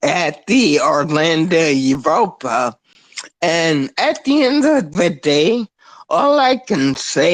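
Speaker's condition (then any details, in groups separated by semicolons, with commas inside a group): Spinocerebellar ataxia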